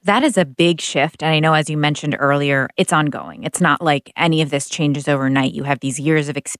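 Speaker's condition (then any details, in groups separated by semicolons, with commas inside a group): No condition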